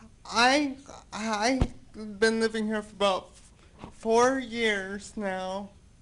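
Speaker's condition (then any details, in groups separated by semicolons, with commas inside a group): Cerebral palsy; walker, wheelchair for long distances; walks, sometimes becomes unable to walk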